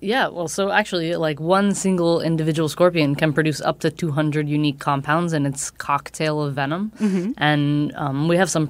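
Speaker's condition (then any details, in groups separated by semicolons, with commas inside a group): No condition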